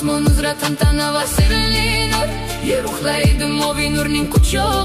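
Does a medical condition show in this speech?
No.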